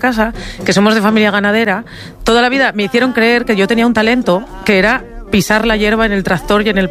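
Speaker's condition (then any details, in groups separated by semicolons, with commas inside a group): No condition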